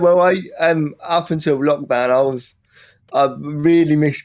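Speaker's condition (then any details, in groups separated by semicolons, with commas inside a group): Cerebral palsy; no real speech impediment except when drunk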